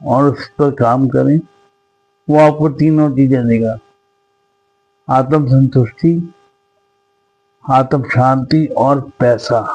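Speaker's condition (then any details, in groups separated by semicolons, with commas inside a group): Cerebral palsy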